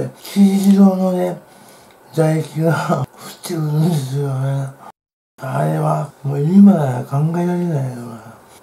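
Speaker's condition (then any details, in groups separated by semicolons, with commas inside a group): Tongue cancer, partial glossectomy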